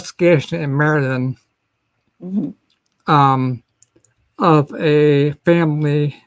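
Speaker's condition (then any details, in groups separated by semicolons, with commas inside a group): Ataxia; may slur speech, may sound drunk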